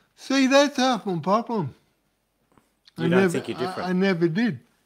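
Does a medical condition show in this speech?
Yes: cerebral palsy.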